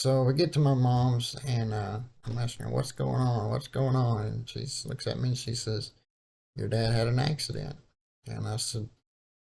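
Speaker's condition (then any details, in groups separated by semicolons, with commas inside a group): Cerebral palsy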